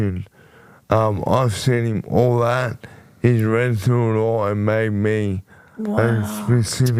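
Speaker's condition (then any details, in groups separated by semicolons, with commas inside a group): Motor neurone disease; voice became very nasal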